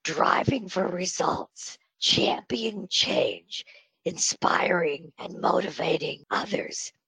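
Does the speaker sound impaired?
Yes: spasmodic dysphonia; breathy voice from Botox treatment, sounds like Marilyn Monroe.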